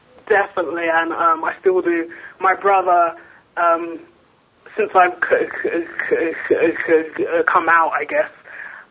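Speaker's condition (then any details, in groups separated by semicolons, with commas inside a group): Stuttering; onset age four or five per sister, both parents and brother stuttered, long covert, tried neuro-linguistic programming; openly stuttering nearly a year and a half, since a stutter talk YouTube video; stutter impossible to hide, once stuttered badly and uncontrolled with dry mouth; repeated sounds, blocks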